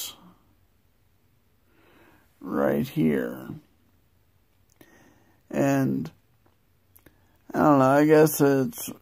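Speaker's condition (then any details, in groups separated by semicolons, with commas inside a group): Multiple sclerosis; progressive form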